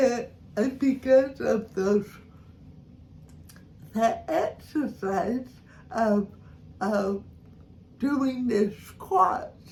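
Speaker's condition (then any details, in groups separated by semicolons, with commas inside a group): Cerebral palsy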